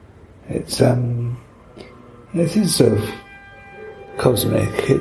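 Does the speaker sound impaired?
Yes: Parkinson's; long-standing, diagnosed about 5 years after restaurant opened, pioneering surgery with two brain wires and implanted battery; affects speech, rare audio interview.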